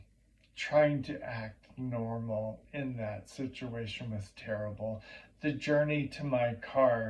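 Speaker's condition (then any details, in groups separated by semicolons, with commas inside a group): Primary lateral sclerosis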